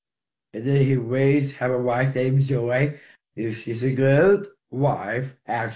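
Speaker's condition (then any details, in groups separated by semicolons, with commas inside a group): Down syndrome; 14-year-old boy, in NICU a few days after birth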